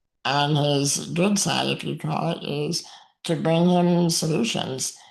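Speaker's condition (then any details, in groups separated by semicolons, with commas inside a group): Muscular dystrophy; uses wheelchair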